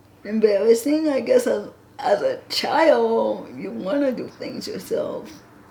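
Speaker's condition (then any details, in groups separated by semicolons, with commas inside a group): Cerebral palsy; occupational and physical therapy, spasm medication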